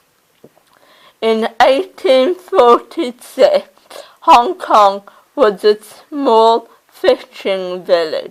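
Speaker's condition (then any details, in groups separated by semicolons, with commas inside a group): Cerebral palsy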